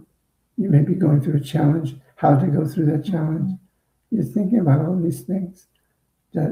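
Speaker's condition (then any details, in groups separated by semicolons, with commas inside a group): Parkinson's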